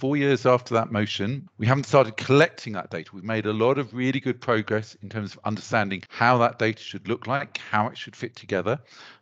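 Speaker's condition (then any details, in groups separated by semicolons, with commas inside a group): No condition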